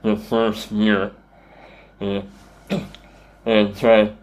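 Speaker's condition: Treacher Collins syndrome; congenital, tracheostomy, speech therapy

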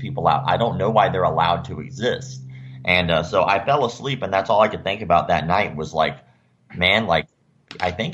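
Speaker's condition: Cleft lip and palate; facial scars from surgeries

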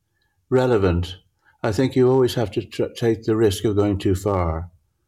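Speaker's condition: Parkinson's; difficulty judging near and far

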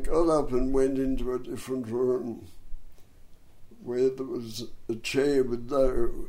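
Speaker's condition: Dystonia and cerebral palsy; hard-to-diagnose

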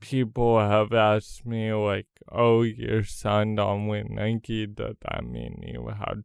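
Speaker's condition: Cerebral palsy; congenital, did not walk until age three, runs competitively, first Nike professional runner with cerebral palsy

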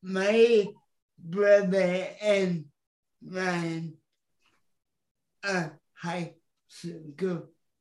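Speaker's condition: Cerebral palsy

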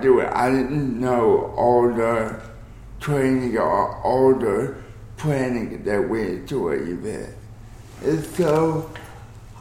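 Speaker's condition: Cerebral palsy

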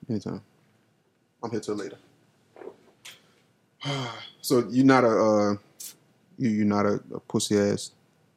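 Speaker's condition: No condition

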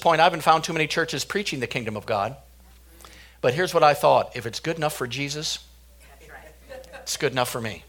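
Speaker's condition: No condition

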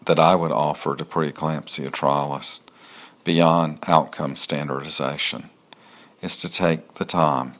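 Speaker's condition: No condition

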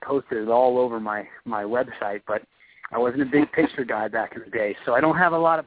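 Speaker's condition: No condition

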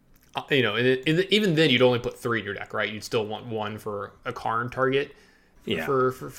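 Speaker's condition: No condition

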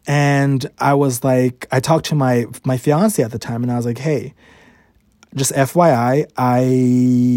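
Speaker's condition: Stutter; adult stutter, noticed at work and by ex-fiance; repeated sounds, repeated words

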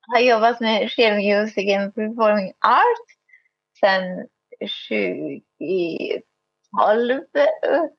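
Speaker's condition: Cerebral palsy, spastic

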